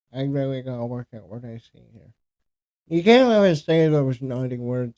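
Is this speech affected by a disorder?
Yes: cerebral palsy; present from birth.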